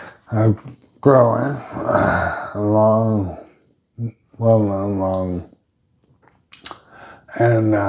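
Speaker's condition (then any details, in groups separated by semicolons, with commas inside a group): Brain injury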